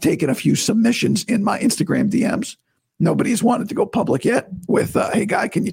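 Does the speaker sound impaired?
Yes: vocal cord surgery recovery; voice still sounds bad to new listeners, best in two weeks, talking painless, not yet back.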